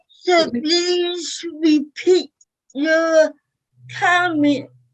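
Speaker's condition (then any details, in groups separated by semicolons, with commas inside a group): Cerebral palsy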